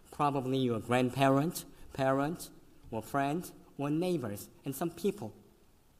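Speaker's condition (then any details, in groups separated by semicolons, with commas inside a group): Cleft lip and palate, severe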